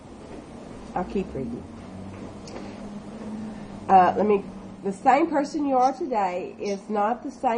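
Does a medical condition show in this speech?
No.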